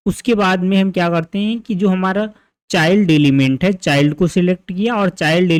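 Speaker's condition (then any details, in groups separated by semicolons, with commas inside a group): No condition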